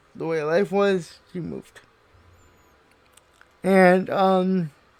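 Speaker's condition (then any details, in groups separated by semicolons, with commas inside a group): Cerebral palsy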